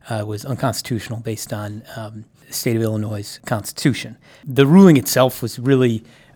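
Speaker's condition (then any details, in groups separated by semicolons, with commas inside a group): No condition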